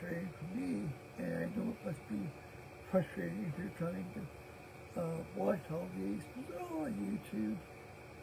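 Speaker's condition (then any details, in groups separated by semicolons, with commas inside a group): Cerebral palsy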